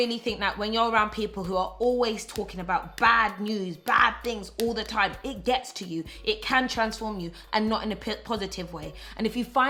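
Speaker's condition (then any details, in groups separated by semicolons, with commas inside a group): No condition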